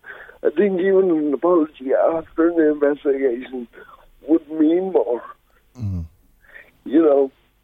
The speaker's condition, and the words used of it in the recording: Cerebral palsy. And to have slurred speech is a symptom of your condition, and it's, I suppose, common enough for people who have cerebral palsy.